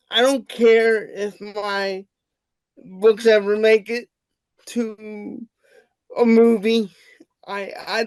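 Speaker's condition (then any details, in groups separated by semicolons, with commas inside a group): Cerebral palsy; wheelchair user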